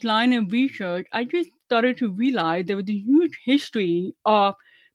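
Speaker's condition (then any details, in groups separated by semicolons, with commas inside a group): Deafness; speaks well after about ten years of speech therapy, relearned how to speak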